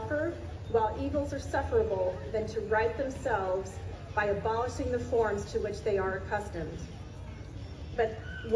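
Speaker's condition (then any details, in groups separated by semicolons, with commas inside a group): No condition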